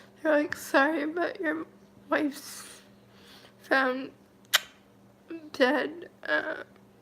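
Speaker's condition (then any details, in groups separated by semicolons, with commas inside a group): Cerebral palsy, mild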